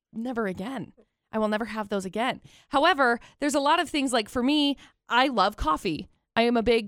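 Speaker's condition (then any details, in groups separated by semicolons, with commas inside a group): No condition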